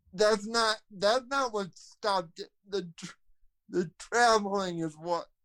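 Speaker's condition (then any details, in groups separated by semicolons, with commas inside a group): Cerebral palsy, spastic quadriplegia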